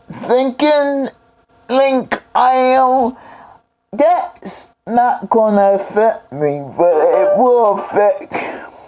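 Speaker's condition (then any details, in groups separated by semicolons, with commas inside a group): Cerebral palsy; several unnoticed strokes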